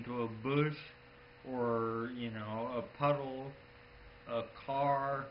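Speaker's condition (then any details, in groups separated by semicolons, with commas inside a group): Friedreich's ataxia; genetic, progressive, nervous system; age 34, onset in high school, diagnosed at 19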